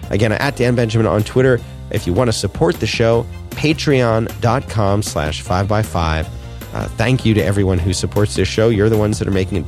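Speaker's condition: No condition

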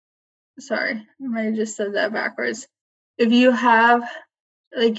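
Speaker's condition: ALS, limb onset; not bulbar onset

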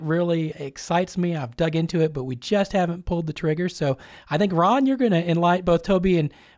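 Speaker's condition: No condition

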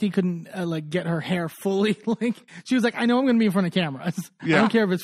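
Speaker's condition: No condition

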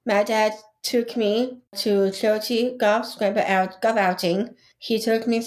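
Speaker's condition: Down syndrome; intellectual disability

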